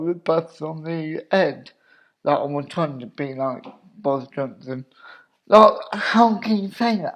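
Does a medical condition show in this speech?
Yes: cerebral palsy; obvious speech impediment.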